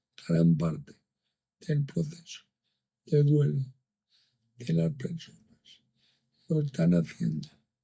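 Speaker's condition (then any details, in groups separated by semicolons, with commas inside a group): ALS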